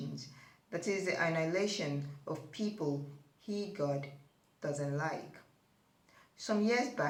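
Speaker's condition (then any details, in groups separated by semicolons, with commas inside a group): No condition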